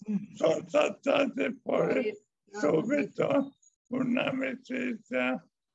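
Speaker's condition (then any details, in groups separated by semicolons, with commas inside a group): Amyotrophic lateral sclerosis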